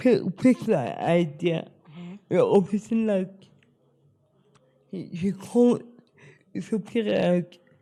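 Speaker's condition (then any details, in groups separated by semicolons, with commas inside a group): Spastic cerebral palsy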